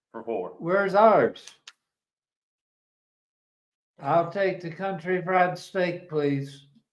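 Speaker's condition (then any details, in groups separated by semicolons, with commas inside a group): ALS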